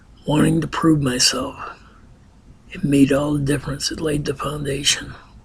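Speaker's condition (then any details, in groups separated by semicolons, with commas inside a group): Ataxia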